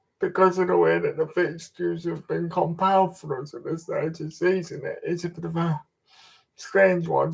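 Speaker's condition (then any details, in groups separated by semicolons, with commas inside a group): Cerebral palsy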